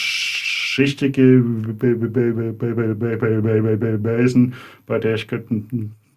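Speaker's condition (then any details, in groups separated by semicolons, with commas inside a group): Stuttering; severity varies in phases, handled openly; audible stuttering; stuttering never severe enough to stop finishing a reporting story; repeated sounds, blocks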